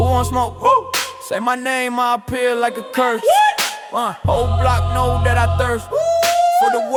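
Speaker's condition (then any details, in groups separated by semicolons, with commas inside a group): No condition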